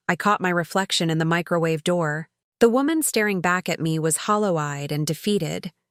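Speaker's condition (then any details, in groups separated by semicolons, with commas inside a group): No condition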